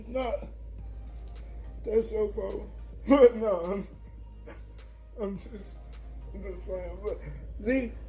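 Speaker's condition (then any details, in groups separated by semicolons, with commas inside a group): Cerebral palsy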